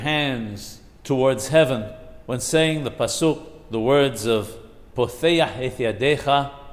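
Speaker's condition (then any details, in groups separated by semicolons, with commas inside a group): No condition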